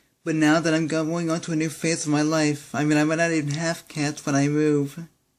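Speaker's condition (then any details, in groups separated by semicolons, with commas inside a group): Cerebral palsy; speaks fast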